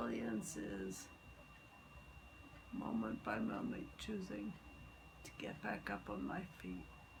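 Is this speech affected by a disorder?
Yes: multiple sclerosis; onset with leg weakness, seven years before diagnosis; nursing home resident 13.5 years.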